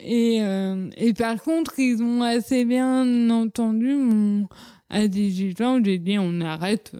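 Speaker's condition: Cerebral palsy; childhood speech

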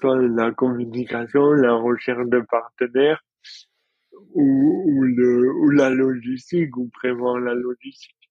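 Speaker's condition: Dystonia; no longer falls

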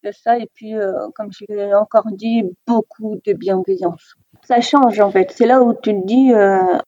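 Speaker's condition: Deafness, severe; oralist, uses some sign language

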